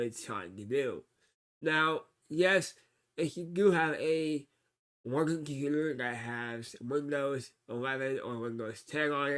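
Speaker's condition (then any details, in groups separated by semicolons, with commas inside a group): Cerebral palsy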